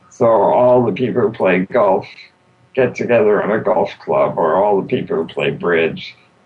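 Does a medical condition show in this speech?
Yes: spinal muscular atrophy; identified at seven months.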